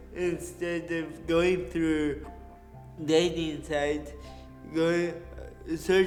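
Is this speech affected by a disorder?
Yes: cerebral palsy.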